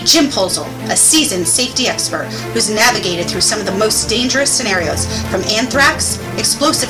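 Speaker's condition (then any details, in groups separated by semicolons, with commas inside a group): No condition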